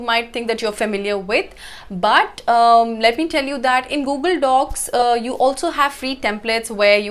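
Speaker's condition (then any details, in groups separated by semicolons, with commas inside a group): No condition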